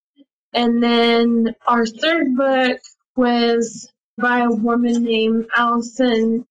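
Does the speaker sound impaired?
Yes: ALS; attends ALS clinic.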